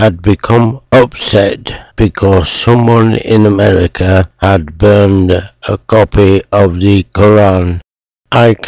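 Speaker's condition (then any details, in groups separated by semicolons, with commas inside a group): Motor neuron disease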